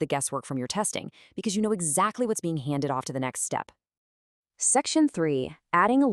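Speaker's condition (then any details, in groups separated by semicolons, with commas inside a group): No condition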